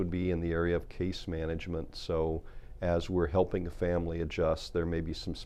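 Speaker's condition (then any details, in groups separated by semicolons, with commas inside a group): No condition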